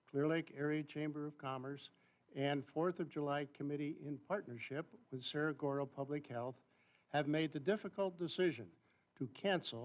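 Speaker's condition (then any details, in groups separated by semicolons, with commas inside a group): No condition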